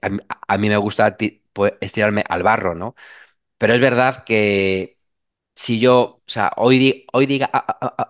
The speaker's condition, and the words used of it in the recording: Stuttering. A lo mejor si tartamudeo más de lo normal, yo me río, me paro, joder, pues vaya día que llevo hoy, ¿no?